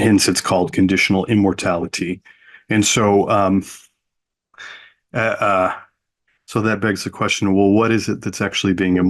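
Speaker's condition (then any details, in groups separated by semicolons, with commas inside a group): No condition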